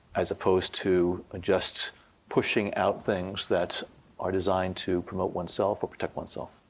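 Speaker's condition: No condition

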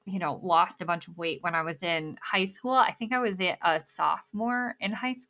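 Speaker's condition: Bilateral cleft lip and palate; congenital, reconstructive surgery from very young age, later surgery result improved but not perfect

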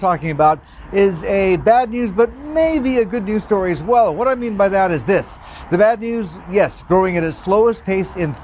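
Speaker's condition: No condition

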